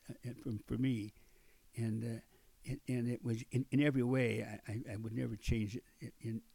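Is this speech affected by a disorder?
Yes: stuttering after combat injury; acquired after combat injuries as marine, eye and internal injuries, four back operations, hip replacement; still not talking very well; stuttered almost 100% at first, could not be understood; here repeated sounds, repeated words.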